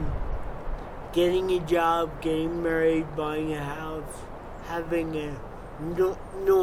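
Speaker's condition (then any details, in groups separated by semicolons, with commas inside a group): Cerebral palsy; from birth, wheelchair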